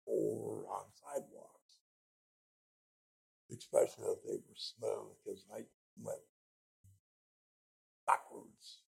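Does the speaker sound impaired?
Yes: speech impediment; possibly noticeable to listeners.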